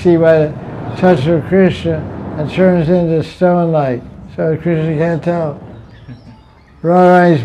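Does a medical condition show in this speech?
Yes: deafness; fluent spoken lecture.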